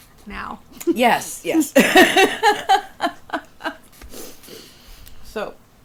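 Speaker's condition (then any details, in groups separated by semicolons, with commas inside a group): No condition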